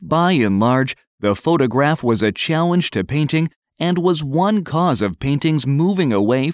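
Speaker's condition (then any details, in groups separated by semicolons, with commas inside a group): No condition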